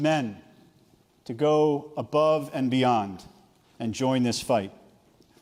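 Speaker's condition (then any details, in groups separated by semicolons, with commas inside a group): No condition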